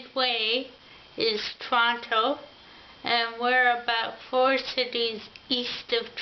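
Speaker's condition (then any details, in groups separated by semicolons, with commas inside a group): Ataxia; affects mouth and tongue coordination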